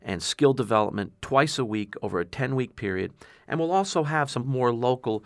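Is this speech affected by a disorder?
No.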